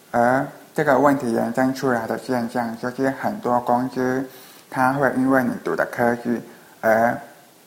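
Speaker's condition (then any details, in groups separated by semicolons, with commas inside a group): Hearing impairment; Skype video calls hard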